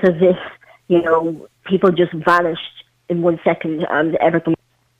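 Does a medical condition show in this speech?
Yes: cleft palate; congenital, parental Chernobyl radiation, premature birth, over 20 surgeries, webbed legs, amputation, prosthetic limb since 12.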